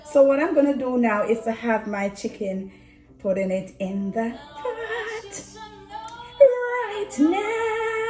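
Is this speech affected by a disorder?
No.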